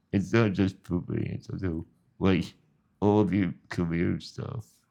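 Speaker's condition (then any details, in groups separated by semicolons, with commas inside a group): Spinal muscular atrophy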